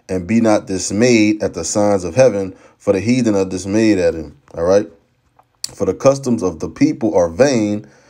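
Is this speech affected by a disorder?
No.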